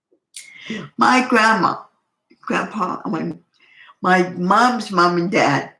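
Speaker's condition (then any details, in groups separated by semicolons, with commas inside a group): Cerebral palsy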